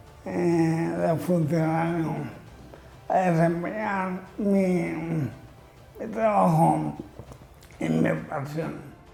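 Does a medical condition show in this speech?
Yes: amyotrophic lateral sclerosis (ela).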